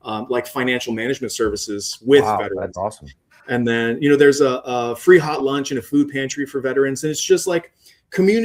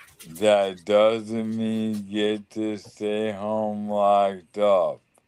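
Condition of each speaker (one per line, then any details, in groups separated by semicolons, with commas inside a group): No condition
ALS; one leg affected, leg brace; no control of that leg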